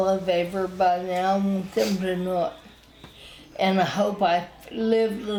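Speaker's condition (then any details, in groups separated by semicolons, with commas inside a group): Spinal ataxia; wheelchair user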